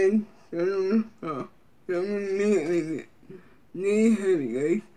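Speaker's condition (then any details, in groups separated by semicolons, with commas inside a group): Cerebral palsy; wheelchair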